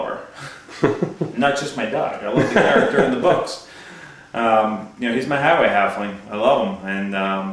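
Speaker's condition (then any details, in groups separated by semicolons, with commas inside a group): No condition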